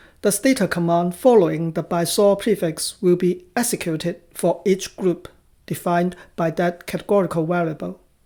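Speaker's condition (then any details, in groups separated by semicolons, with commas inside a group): No condition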